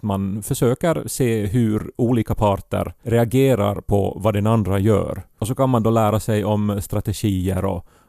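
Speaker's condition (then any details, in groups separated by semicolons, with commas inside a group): No condition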